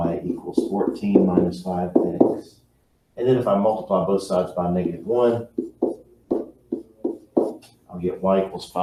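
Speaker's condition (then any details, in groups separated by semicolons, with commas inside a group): No condition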